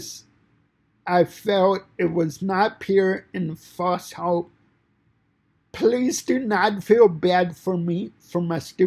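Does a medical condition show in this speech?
Yes: cerebral palsy; fine motor impairment.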